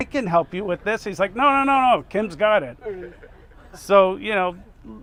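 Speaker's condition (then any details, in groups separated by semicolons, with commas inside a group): No condition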